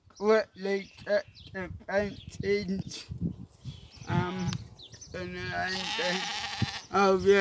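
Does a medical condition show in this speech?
Yes: cerebral palsy.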